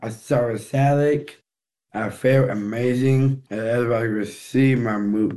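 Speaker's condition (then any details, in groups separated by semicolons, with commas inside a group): Down syndrome; teen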